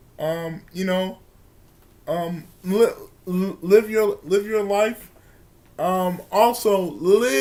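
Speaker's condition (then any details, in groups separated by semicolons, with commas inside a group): Cerebral palsy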